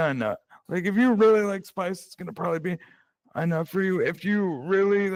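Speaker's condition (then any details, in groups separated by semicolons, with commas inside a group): Cerebral palsy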